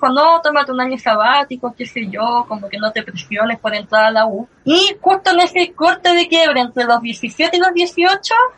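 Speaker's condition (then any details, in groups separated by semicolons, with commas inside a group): Cleft lip and palate; since early childhood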